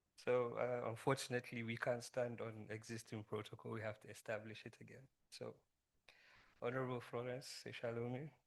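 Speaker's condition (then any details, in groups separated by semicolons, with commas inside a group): No condition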